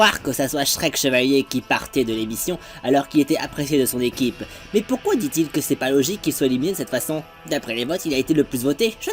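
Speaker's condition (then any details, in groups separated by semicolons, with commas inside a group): No condition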